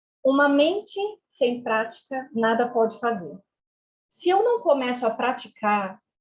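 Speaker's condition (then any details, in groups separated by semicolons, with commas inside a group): No condition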